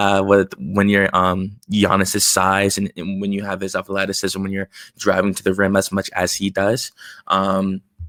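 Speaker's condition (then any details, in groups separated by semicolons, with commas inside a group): No condition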